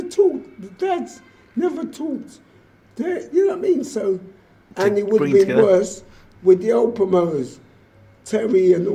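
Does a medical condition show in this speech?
Yes: motor neurone disease.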